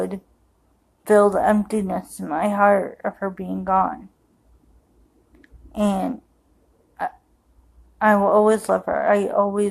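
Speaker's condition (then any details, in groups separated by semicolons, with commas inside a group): Cerebral palsy; affects walking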